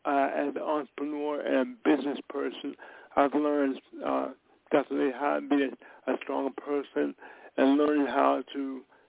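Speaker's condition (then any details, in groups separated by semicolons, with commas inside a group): Cerebral palsy; from birth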